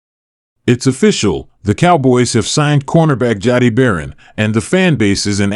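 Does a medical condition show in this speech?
No.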